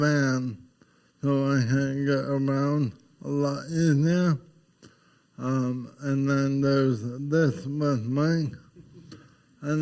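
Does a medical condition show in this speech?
Yes: ALS; voice changed, uses AI voice from early recordings.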